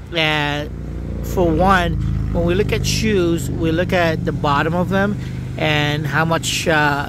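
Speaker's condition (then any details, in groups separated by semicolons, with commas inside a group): No condition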